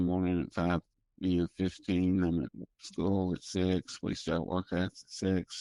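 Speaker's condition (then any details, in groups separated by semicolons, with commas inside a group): Primary progressive multiple sclerosis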